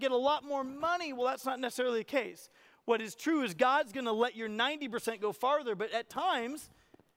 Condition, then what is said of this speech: No condition.